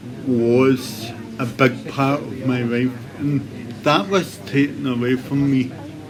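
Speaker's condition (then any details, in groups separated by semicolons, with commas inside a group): Cerebral palsy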